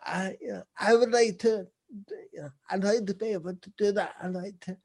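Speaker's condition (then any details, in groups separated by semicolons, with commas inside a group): Cerebral palsy; visible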